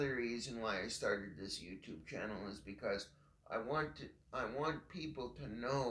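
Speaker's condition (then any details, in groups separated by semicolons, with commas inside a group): Cerebral palsy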